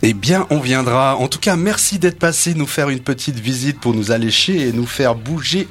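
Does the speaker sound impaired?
No.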